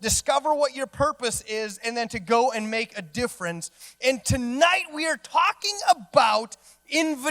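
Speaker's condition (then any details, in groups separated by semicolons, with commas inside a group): No condition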